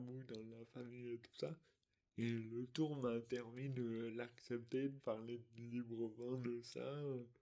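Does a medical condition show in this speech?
Yes: dystonia; articulation difficulties.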